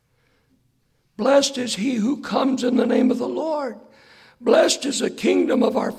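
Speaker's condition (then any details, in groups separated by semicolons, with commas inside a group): Hoarseness after vocal cord surgery; earlier doctor attributed voice problem to aging, sought second opinion; hard for listeners to hear, not smooth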